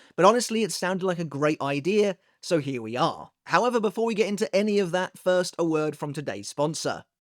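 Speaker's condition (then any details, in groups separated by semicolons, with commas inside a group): No condition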